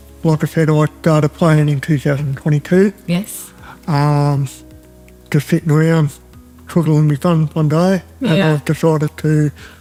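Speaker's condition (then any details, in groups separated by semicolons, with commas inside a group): Cerebral palsy; present from birth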